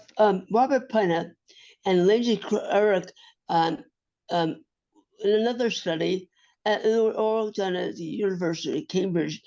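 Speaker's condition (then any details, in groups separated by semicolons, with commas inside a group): Acquired brain injury; ongoing recovery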